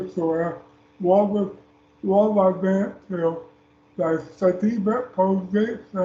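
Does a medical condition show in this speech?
Yes: speech impairment.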